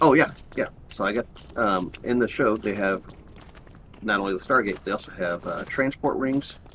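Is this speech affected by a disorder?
No.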